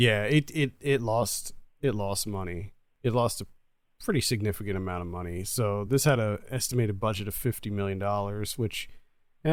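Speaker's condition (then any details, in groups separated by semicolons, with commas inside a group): No condition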